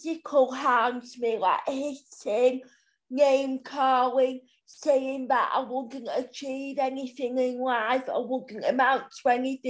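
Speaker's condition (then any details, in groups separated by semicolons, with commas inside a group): Cerebral palsy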